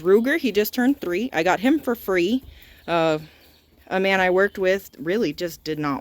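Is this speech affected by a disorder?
No.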